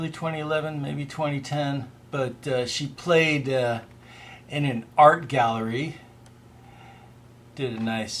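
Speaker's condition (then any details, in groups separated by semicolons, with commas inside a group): No condition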